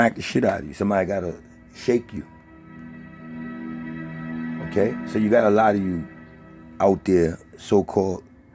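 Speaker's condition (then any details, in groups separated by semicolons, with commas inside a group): No condition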